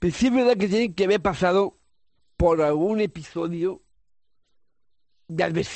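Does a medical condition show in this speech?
Yes: Down syndrome; congenital.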